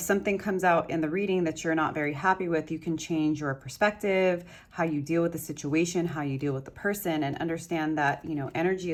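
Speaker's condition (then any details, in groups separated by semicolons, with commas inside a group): No condition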